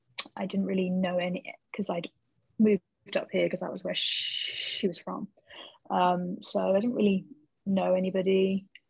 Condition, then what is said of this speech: Stuttering. So if I do pause a little bit, that's why.